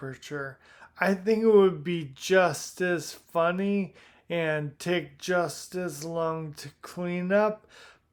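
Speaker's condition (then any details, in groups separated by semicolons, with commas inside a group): Primary lateral sclerosis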